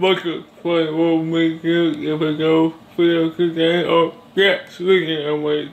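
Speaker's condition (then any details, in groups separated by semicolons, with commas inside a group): Cerebral palsy; body affected; speech disability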